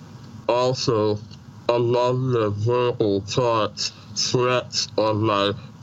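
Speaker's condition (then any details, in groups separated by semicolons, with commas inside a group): Treacher Collins syndrome; congenital, severe cleft palate, emergency tracheotomy at birth, born deaf, no ears, maxillofacial surgeries into adulthood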